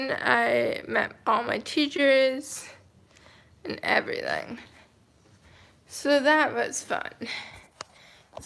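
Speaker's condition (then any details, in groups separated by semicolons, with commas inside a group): Cerebral palsy, mild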